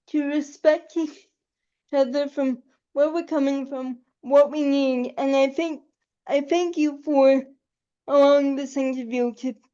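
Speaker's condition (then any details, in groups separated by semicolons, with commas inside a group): Cerebral palsy; able to articulate and speak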